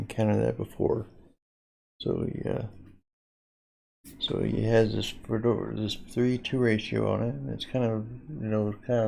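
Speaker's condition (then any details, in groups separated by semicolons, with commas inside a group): Parkinson's disease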